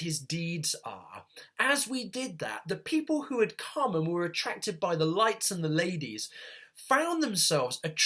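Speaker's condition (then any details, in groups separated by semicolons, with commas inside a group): No condition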